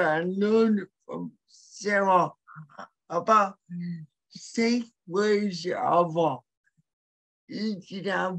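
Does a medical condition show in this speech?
Yes: cerebral palsy; hearing impaired.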